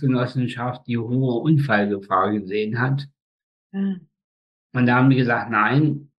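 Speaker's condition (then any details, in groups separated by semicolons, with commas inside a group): Spastic tetraparesis; all four limbs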